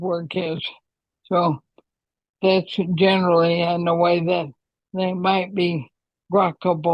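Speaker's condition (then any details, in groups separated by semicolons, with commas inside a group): ALS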